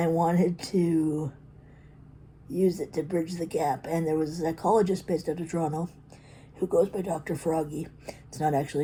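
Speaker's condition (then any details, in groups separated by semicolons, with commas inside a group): Cerebral palsy; predominantly physical; articulate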